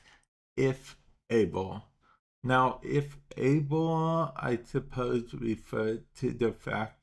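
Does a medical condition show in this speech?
Yes: cerebral palsy.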